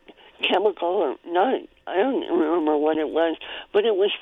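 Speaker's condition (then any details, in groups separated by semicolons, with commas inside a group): Cleft palate; congenital cleft palate, spoon-fed in early childhood around age three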